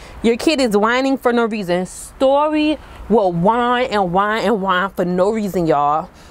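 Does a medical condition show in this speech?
No.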